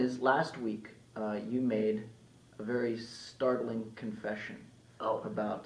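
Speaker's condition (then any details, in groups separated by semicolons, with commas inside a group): No condition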